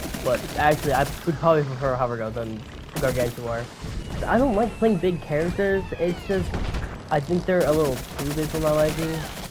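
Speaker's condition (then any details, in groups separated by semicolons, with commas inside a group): No condition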